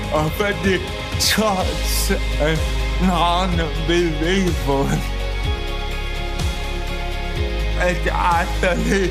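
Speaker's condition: Cerebral palsy; cerebral palsy from birth

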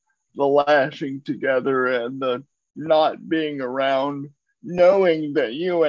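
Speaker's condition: Cerebral palsy; uses a wheelchair

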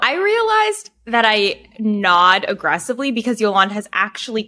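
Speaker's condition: No condition

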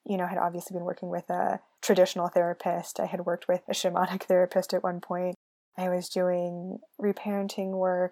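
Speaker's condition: No condition

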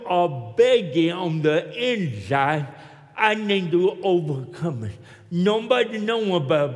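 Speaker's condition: Cerebral palsy; speech impediment, hard for many to understand

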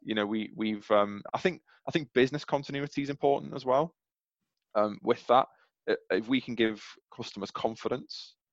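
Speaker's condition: No condition

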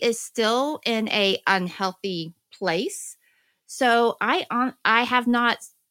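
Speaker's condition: No condition

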